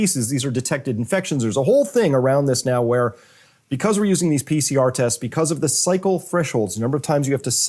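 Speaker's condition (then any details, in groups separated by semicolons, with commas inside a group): No condition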